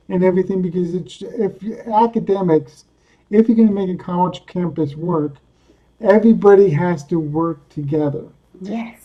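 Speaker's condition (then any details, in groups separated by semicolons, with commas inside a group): Cerebral palsy; speaks coherently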